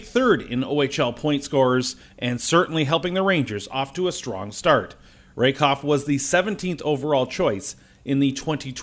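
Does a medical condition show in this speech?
No.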